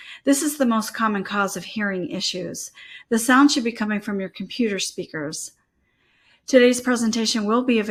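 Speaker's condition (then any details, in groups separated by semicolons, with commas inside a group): No condition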